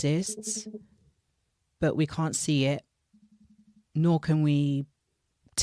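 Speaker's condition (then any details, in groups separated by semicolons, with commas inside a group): No condition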